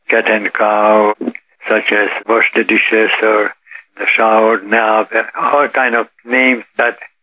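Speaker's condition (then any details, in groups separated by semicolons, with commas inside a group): Parkinson's disease; now 84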